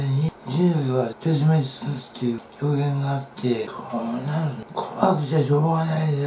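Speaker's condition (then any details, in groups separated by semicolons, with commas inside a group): Tongue cancer, partial glossectomy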